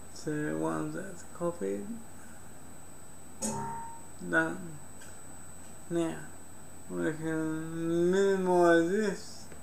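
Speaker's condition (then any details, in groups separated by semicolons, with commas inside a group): Cerebral palsy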